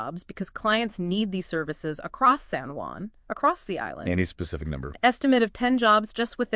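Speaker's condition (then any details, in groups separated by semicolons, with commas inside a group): No condition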